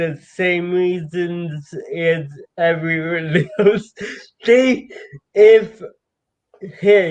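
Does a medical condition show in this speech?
Yes: cerebral palsy.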